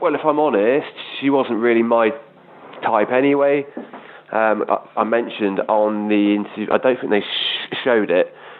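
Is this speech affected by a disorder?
Yes: stammer; still present at 32; still has stammer at 32; stammered ordering a beer on First Dates TV show, date finished words, spoke over; here repeated sounds, prolonged sounds.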